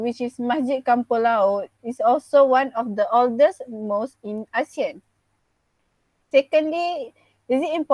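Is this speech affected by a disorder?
No.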